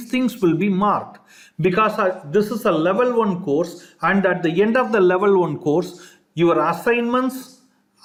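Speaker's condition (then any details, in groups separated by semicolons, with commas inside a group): No condition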